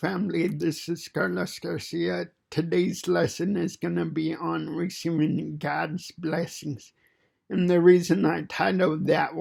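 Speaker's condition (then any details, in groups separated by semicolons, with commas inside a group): Cerebral palsy; fine motor impairment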